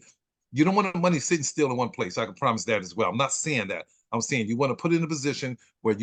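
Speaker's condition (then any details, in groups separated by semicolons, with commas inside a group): No condition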